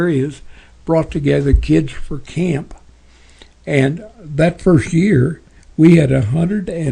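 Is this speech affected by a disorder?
Yes: Parkinson's; tremors as early symptom.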